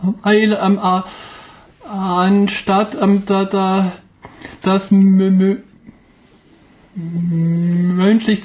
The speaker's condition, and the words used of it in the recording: Stuttering. Ich bin eigentlich immer mit dem Stottern konfrontiert, hätte ich jetzt mal gesagt.